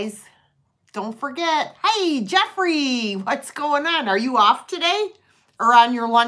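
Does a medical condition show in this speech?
No.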